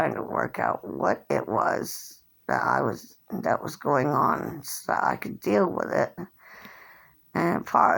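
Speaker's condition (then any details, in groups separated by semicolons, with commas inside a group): Cerebral palsy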